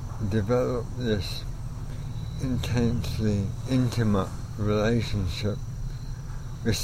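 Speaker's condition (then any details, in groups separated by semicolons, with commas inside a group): Amyotrophic lateral sclerosis; onset just over a year ago, trouble forming guitar chords with left hand, left arm most affected; diagnosed by neurologist, first thought nerve compression from cycling, still cycling long distances; voice already affected, formerly soft-spoken with quiet voice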